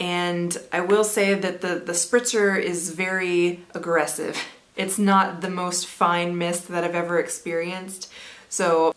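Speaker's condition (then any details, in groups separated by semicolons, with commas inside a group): No condition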